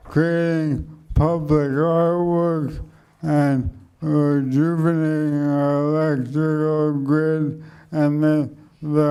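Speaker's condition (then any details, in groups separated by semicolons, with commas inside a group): Motor neuron degeneration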